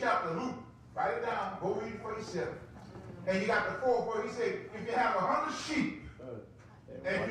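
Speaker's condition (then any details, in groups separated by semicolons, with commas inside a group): No condition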